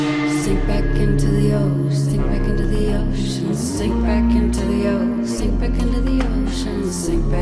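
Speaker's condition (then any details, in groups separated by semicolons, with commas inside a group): No condition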